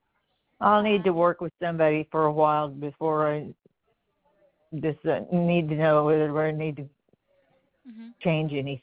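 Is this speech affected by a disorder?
Yes: Parkinson's disease; no longer drives, still dressing alone, once needed help with clothes; pre-op doctor visit today; voice affected by Parkinson's, hard to hear on the phone.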